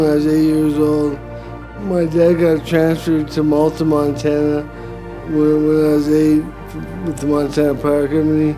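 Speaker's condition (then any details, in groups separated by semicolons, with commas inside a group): Brain injury; effects began around age 50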